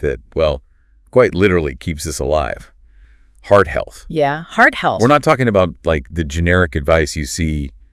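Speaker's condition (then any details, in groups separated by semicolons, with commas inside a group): No condition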